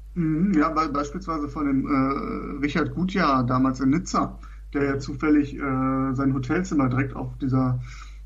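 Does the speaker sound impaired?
No.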